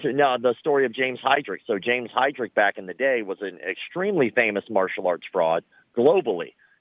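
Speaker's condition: Cleft lip and palate; facial scars

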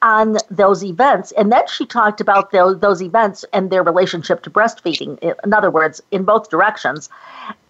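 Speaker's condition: No condition

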